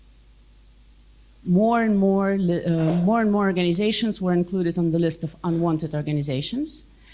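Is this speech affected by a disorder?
No.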